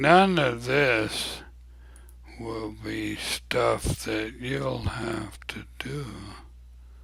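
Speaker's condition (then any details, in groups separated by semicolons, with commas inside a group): ALS; abnormally slow voice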